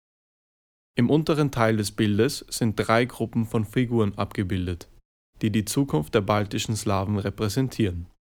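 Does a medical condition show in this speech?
No.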